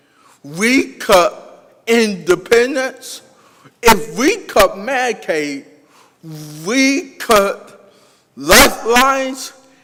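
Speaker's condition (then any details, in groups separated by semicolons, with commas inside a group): Cerebral palsy; with intellectual disability; past speech therapy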